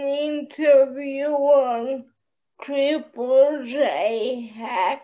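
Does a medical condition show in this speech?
Yes: cerebral palsy.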